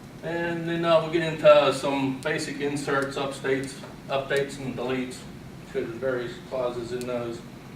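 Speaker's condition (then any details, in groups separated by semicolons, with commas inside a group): No condition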